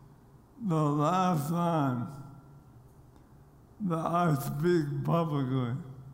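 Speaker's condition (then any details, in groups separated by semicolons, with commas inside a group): ALS; progressive, continuing to lose abilities, physically changed, seen crawling on stage, fears last public speech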